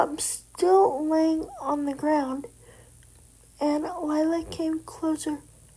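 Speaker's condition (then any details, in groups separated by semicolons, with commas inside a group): Cerebral palsy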